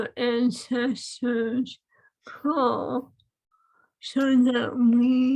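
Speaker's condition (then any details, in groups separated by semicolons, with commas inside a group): ALS; swallowing lost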